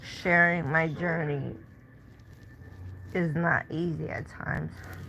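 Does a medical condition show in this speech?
Yes: cerebral palsy.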